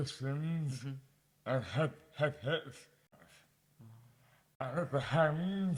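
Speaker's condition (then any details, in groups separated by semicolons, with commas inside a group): Dystonia; mouth impairment affects speech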